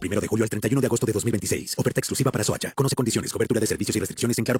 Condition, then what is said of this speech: None; typical speech.